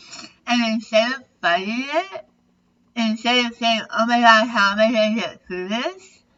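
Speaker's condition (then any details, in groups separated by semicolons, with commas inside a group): Tongue cancer surgery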